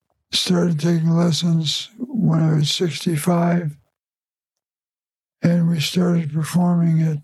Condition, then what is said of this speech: Parkinson's disease. And 2 minutes into a Parkinson's exam that I noticed that the ability to play and sing has gone away.